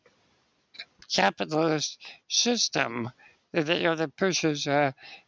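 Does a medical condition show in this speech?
Yes: spinal muscular atrophy; spinal muscular atrophy from birth, muscle weakness, lifelong wheelchair use.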